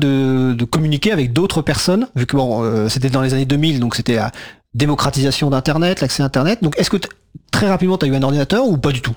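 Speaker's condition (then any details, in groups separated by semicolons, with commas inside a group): No condition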